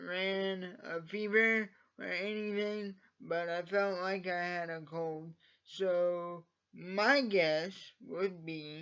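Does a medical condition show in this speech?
Yes: cerebral palsy; from birth, uses wheelchair.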